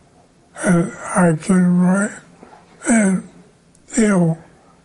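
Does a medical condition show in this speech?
Yes: ALS; slower form, onset at 52 with hand weakness, diagnosed at Mount Sinai, NFL head trauma suspected; body starting to fail, treatment from Dr. Merit Sukovich, Massachusetts General, slows progression by a third; voice has lost its timbre.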